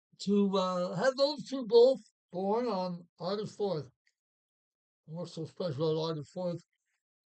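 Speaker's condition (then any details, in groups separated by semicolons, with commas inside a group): Parkinson's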